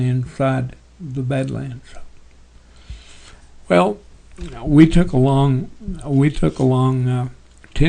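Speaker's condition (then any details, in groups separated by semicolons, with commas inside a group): Parkinson's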